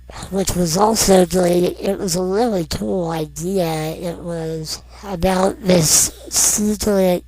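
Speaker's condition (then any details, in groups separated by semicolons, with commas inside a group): Non-progressive muscular dystrophy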